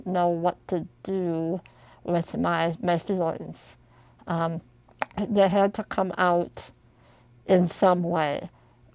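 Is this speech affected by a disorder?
Yes: spinal muscular atrophy.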